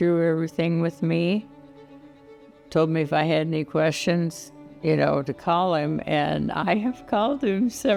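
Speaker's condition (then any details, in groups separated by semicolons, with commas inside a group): ALS; prescribed ventilator, mouthpiece ventilation for daytime deep breaths; lungs not fully expanding, harder to breathe out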